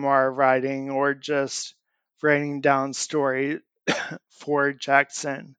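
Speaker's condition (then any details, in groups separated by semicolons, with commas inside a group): Amyotrophic lateral sclerosis; onset last fall, walker since falls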